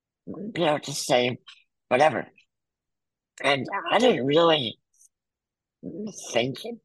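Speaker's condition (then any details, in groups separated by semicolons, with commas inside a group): Muscular dystrophy; congenital, wheelchair user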